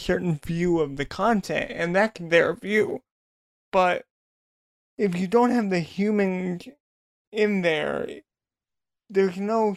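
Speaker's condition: Cerebral palsy; all four limbs

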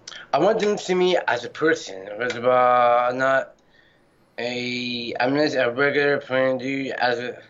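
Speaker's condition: Down syndrome; congenital, present since birth

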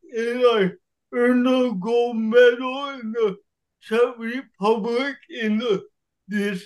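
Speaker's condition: Cerebral palsy; wheelchair user, cerebral palsy since childhood

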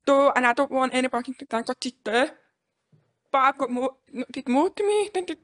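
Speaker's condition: Profoundly deaf; chat box

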